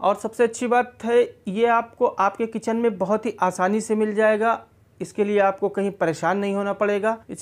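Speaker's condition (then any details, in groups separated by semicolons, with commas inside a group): No condition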